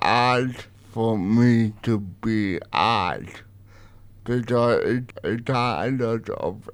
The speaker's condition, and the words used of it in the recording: Cerebral palsy. So today, our interview is a combination of our voices as well as the audio typed on a light